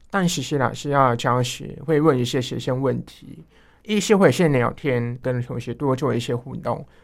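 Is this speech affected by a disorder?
Yes: hearing loss; hearing loss from enlarged vestibular aqueduct, long auditory-speech training with therapist 蘇心怡 into junior high, electronic hearing device; articulation clear enough, too fast, speeds up and loses breath when absorbed, heavy nasality, mistaken for overseas student.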